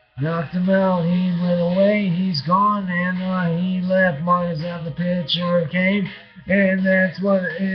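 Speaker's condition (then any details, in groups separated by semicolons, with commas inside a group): Brain injury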